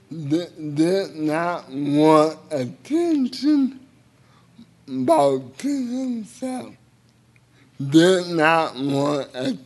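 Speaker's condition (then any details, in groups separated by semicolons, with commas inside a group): Cerebral palsy; involuntary hand movements; speech a little unclear, a little difficult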